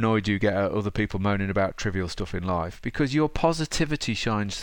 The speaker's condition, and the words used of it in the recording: None; typical speech.